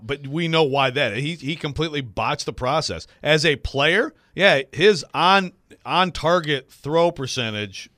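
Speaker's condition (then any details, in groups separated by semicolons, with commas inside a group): No condition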